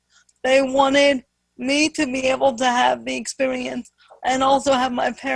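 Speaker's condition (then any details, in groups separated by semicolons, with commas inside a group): Spastic quadriplegic cerebral palsy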